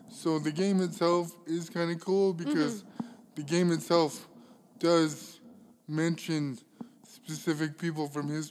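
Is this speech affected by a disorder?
Yes: cerebral palsy; poor typing ability.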